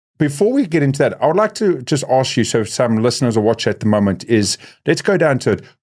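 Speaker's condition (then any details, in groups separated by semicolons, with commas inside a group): No condition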